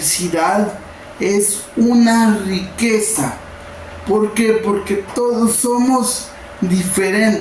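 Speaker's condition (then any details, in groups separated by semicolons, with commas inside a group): Cerebral palsy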